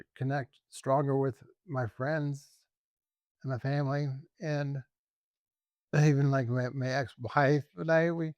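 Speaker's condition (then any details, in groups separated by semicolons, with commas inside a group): ALS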